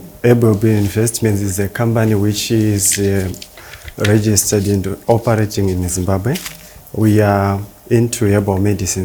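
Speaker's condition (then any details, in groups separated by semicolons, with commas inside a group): No condition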